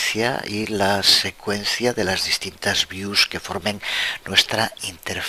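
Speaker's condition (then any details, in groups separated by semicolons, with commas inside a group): No condition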